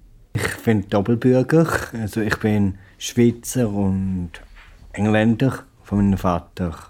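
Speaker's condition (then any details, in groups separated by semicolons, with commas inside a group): Down syndrome; age 30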